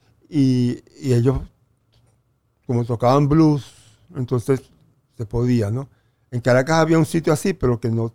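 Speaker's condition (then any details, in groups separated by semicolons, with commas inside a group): Stuttering; very severe stutter since earlier life, described as lifelong; uses tools and self-confidence to partly hide stutter; stutter still present, blocks somewhat when feeling threatened; prolonged sounds, blocks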